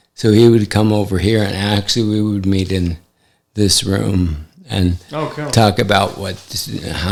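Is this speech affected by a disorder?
Yes: ALS; affects hand function.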